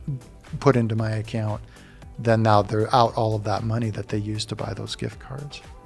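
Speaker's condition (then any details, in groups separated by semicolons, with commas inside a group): No condition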